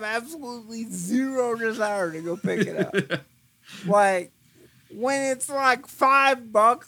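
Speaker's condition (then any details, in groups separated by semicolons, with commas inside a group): Cerebral palsy; eyes appear to look up as if about to pass out when thinking or talking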